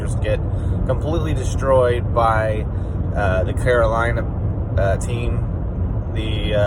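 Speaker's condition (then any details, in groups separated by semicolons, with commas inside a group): No condition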